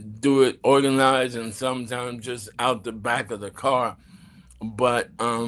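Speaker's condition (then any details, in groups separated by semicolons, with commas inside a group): ALS; bulbar onset, speech and throat muscles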